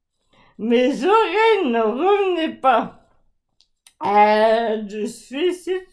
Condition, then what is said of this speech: ALS (motor neuron disease). Et comme vous pouvez l'entendre, ma voix est vraiment, vraiment touchée.